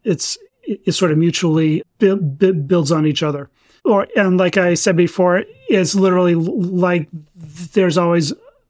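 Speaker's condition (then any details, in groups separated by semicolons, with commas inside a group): Stuttering; stuttering since childhood, varying severity, relatively fluent at times, exercise and good diet help; currently at a low point in stuttering; feels like brain outrunning, speaking fast worsens it, effortful, tension in throat and chest blocks talking; repeated sounds, prolonged sounds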